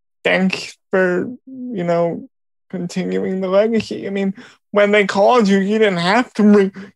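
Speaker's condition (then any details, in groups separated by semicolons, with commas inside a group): Cerebral palsy; voice sometimes sounds childlike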